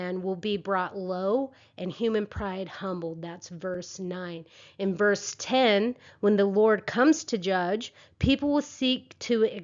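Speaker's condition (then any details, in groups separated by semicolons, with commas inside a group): No condition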